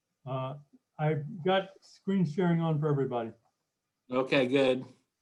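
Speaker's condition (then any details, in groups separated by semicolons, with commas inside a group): No condition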